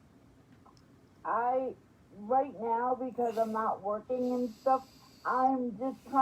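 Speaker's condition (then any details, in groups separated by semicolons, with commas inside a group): Spastic quadriplegic cerebral palsy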